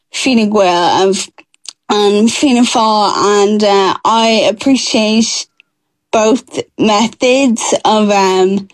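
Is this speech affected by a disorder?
Yes: Friedreich's ataxia; rare genetic progressive ataxia, diagnosed at age 13; less progressed than some others with condition, seeking access to slowing drug Skyclarys by Biogen; speech getting slower and more slurred over time, speaking a major struggle.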